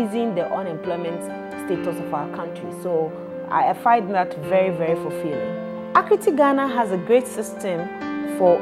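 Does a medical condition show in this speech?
No.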